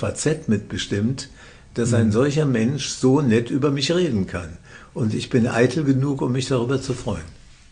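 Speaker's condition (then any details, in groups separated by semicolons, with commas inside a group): Parkinson's disease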